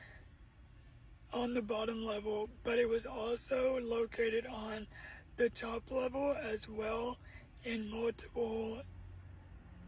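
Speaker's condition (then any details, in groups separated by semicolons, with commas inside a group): Cerebral palsy; uses a wheelchair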